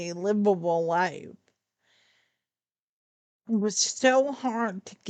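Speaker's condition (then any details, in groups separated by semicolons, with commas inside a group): Friedreich's ataxia; late at night when ataxia is worst; affected, worse late at night with worse ataxia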